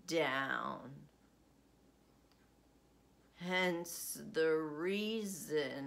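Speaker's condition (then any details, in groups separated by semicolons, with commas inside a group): Essential tremor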